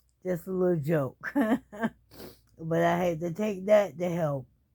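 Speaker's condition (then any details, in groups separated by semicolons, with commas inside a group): ALS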